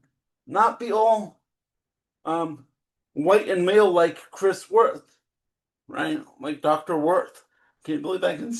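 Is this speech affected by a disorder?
Yes: cerebral palsy; spastic type.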